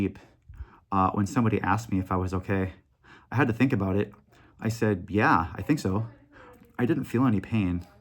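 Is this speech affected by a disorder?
No.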